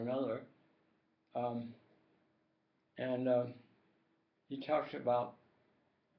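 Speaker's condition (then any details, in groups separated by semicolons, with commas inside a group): Tongue cancer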